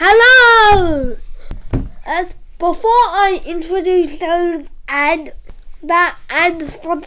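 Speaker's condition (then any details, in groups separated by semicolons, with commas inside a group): Cerebral palsy; feeling unwell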